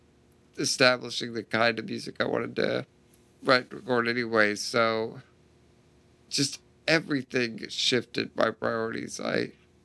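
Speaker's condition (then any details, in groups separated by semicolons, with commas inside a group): Duchenne muscular dystrophy; too weak to walk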